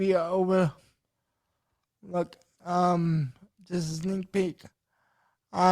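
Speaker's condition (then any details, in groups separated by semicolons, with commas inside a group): Cerebral palsy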